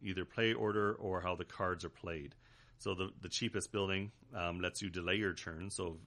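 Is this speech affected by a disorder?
No.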